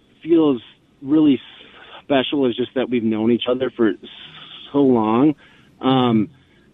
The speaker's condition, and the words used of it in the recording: Stuttering. And the reason why I say that is just because on the phone or, you know, I you know, assume on the radio, it can sound like maybe there's a bad connection or something like that.